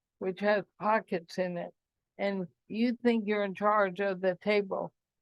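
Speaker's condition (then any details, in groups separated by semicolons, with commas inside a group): ALS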